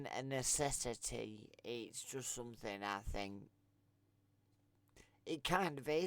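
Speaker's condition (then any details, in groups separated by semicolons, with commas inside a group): Multiple sclerosis; affects legs; legs weak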